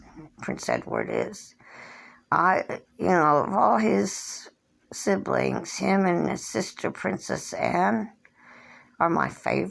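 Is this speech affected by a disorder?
Yes: cerebral palsy; since birth, hand tremors.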